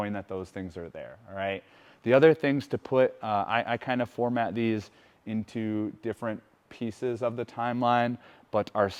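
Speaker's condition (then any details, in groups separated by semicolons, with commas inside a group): No condition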